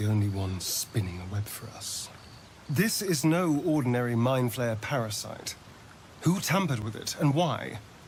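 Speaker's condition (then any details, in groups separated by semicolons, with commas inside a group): No condition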